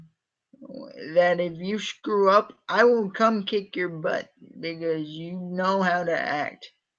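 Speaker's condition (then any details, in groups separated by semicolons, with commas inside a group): Cerebral palsy; from birth, uses wheelchair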